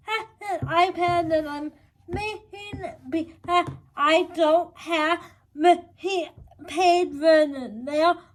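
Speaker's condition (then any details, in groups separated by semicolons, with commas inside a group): Cerebral palsy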